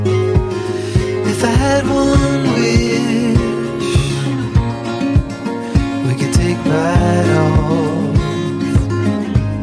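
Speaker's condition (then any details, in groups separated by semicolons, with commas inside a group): No condition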